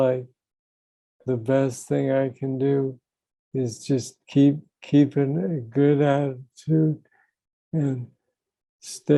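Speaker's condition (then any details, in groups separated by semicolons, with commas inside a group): Young onset Parkinson's disease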